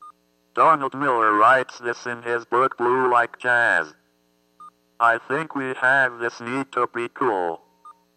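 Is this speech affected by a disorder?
Yes: athetoid cerebral palsy; birth oxygen loss over an hour, motor brain injury, constant muscle movement, thumb surgery; couldn't express self first 6 years, family couldn't understand, speech therapist Judy, communication box.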